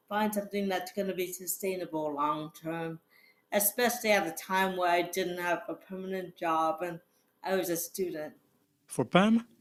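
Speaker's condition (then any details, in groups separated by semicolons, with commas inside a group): Cerebral palsy; fall risk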